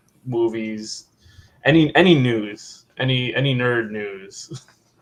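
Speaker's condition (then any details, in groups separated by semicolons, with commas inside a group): No condition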